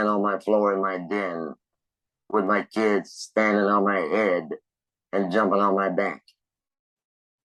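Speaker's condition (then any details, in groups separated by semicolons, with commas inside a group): Laryngectomy; laryngectomy for cancer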